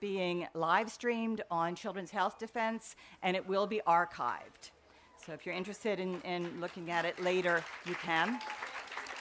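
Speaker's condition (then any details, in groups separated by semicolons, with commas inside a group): No condition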